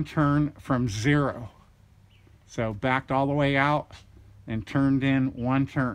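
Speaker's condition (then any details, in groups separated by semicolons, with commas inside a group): No condition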